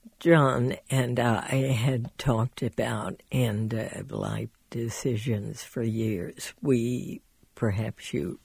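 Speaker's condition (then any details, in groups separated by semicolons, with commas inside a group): Spasmodic dysphonia; travels to Portland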